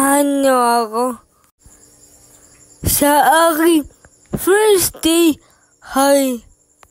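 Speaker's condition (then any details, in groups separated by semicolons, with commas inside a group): Cerebral palsy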